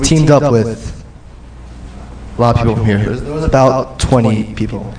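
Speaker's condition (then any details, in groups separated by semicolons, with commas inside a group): No condition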